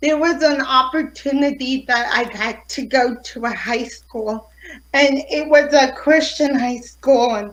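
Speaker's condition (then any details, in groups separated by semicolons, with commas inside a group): Cerebral palsy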